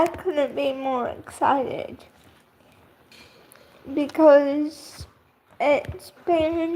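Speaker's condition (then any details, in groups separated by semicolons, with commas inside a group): Cerebral palsy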